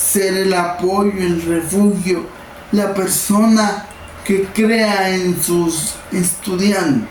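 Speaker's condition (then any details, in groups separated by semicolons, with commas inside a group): Cerebral palsy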